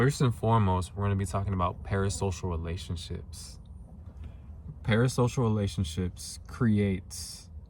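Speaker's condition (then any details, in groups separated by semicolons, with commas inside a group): No condition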